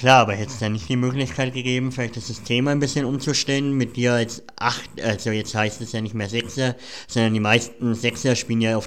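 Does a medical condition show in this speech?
Yes: cleft palate; cleft palate present since childhood, speech impediment.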